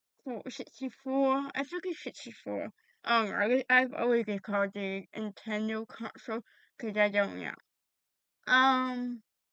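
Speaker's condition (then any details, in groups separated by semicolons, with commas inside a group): Cerebral palsy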